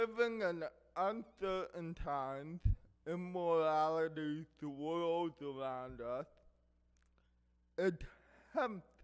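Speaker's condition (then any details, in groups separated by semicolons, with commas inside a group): Cerebral palsy; speech affected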